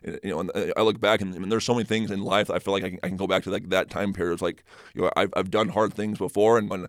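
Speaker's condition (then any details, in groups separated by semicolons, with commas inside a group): Stutter; stutter first noticed in high school, not as a child, magnified speaking Spanish as a missionary; stutters off the cuff, trips over words, can't get a word out, less when prepared and confident; repeated sounds, repeated words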